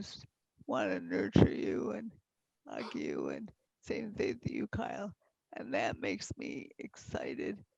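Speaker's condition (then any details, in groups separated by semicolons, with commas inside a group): Multiple sclerosis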